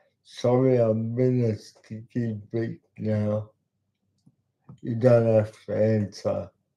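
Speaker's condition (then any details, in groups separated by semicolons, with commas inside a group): Cerebral palsy; talks slowly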